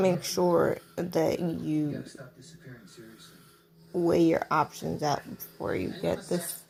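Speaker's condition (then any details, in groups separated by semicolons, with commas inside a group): Cerebral palsy; sounds out of breath after therapy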